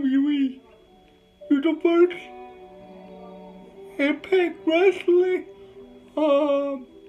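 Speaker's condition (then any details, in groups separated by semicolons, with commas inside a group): Cerebral palsy; speech hard to understand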